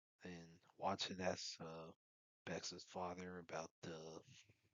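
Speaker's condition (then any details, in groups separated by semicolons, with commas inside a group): No condition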